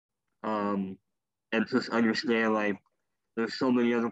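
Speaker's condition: Cleft lip and palate; rare genetic birth disorder

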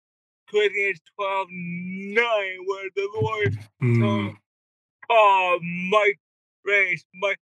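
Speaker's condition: Cerebral palsy; speech impediment, talks really slow, mind thinks faster than can talk

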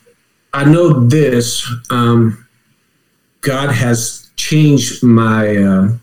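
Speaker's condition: Aphasia; left-brain stroke during AFib ablation, brief right-sided weakness, church speech coach from first week; aphasia group of about 15, speech therapy, aphasia center, talks better than some, preaching again; reading, writing on waking, reading returned first, speaking slower, long couldn't say therapy

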